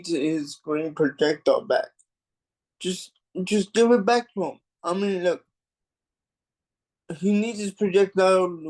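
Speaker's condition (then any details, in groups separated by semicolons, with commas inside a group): Cerebral palsy; mild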